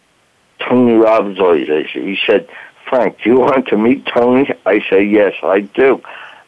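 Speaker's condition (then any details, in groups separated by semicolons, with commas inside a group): Voice box damage from tracheostomy; fire at 30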